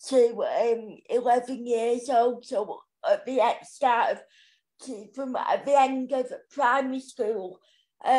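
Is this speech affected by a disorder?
Yes: cerebral palsy.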